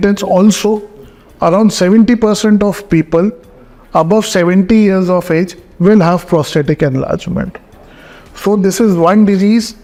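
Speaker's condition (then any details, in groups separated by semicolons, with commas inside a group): No condition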